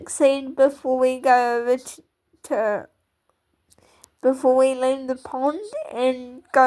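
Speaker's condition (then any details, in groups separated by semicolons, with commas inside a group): Cerebral palsy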